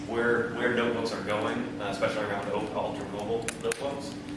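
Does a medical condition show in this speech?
No.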